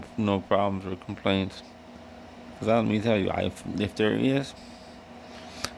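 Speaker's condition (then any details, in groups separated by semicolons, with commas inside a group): Cerebral palsy; wheelchair user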